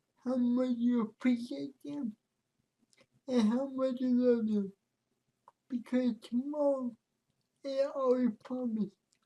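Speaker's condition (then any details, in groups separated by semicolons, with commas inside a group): Cerebral palsy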